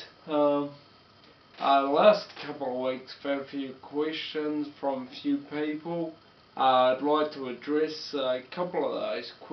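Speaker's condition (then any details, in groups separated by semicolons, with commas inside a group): Multiple sclerosis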